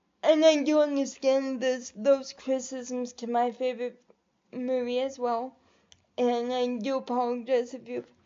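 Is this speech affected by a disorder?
Yes: cerebral palsy; able to articulate and speak.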